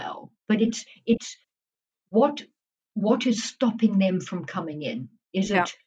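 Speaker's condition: Stutter; stutter severe in teens for about two years, could not answer phone or get sentences out; largely overcome by forcing through it, occasional word trips when tired or emotional; usually when tired or emotional; repeated words, prolonged sounds

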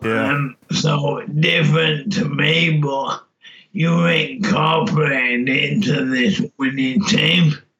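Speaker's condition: Motor neurone disease; cannot speak well, speech noticeably changed

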